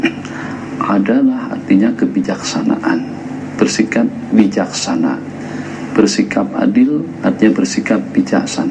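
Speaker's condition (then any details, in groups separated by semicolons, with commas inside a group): No condition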